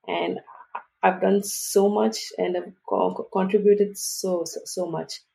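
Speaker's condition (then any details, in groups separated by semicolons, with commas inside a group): Stuttering; stuttering since about age 3, grew up in India speaking Telugu, English and Hindi; variable, some days fluent even in stand-up meetings, other days hard to get words out; blocks and pauses, hard syllables and phonics trigger blocks, nervous in groups; repeated sounds, prolonged sounds, blocks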